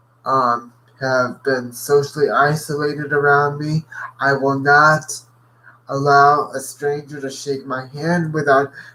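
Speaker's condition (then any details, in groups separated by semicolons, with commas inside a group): Cerebral palsy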